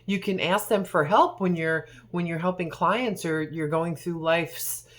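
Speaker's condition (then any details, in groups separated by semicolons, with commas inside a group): No condition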